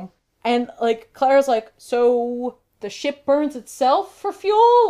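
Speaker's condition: No condition

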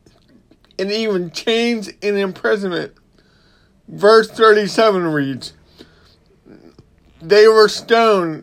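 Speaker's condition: Cerebral palsy; walks with a limp

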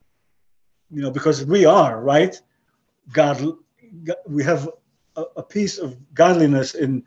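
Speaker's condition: Aphasia after stroke; struggles to carry a conversation on interesting subject matter

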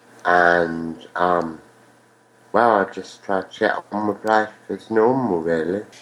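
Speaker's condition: Ataxia; cerebellar astrocytoma, brain hemorrhage, meningitis and stroke at age four, mobility impaired, attends Headway; speech affected

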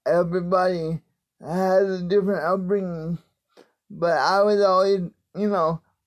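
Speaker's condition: Cerebral palsy; spastic quadriplegic

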